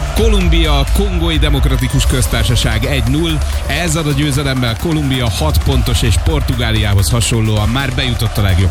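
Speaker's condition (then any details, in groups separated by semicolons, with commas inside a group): No condition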